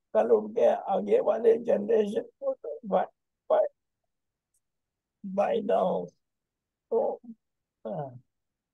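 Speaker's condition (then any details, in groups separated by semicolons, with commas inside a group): ALS; onset right index finger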